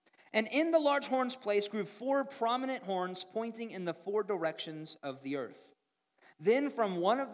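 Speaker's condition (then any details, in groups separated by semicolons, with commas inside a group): No condition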